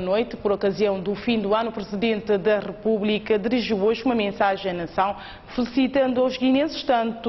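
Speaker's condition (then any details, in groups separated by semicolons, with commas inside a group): No condition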